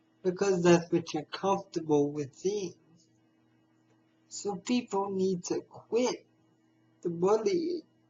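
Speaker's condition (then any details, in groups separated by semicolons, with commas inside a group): Spastic cerebral palsy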